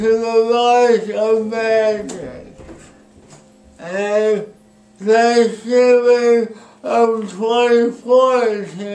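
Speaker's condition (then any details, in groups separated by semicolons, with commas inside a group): Speech impairment after birth surgery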